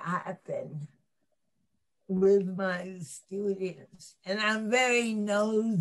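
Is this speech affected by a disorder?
Yes: cerebral palsy; lifelong.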